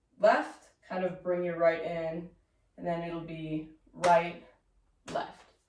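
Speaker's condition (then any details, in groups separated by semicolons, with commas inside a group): No condition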